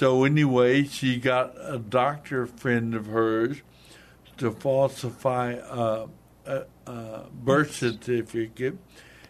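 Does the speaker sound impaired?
Yes: hemorrhagic stroke, hemorrhagic, basal ganglia; talks funny, voice stressed tonight, speaks slowly and deliberately to be understood, daughter Stacy helps.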